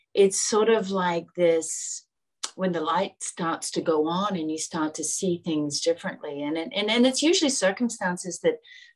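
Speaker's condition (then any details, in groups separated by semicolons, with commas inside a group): No condition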